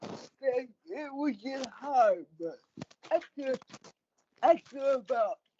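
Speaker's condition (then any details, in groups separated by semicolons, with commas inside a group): Cerebral palsy; cerebral palsy, affects walking and hands; types 21 words per minute; speech affected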